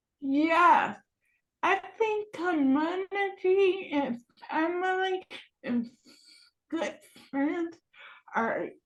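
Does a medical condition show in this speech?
Yes: cerebral palsy.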